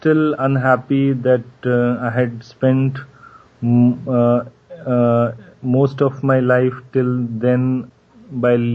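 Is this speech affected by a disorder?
Yes: stuttering; fluency-focused approach earlier, six months of bouncing and open disclosure at schools with Samagra NGO; stuttering modification, voluntary stuttering with bounces, learned through Samagra and Dr. Sachin; variable stuttering, blocks incl. silent blocks, mild in interview, more stuttering formerly when avoiding; here prolonged sounds.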